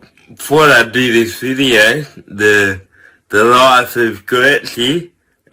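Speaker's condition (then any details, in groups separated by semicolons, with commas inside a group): Cerebral palsy; from birth, tight muscles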